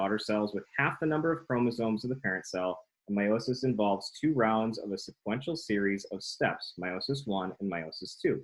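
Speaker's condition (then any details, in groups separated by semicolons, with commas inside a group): No condition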